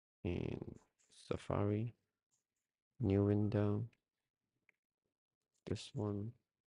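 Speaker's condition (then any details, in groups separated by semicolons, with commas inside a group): No condition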